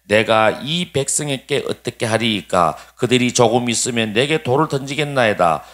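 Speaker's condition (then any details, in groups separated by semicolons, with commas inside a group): No condition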